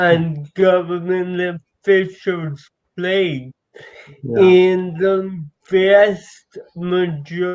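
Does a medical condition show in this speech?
Yes: cerebral palsy.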